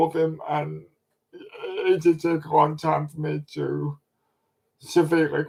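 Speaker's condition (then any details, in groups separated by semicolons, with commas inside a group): Cerebral palsy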